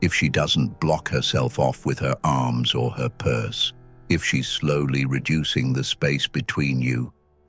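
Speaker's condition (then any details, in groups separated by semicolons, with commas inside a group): No condition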